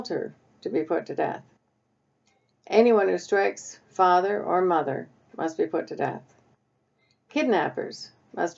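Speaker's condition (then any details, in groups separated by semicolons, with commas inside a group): No condition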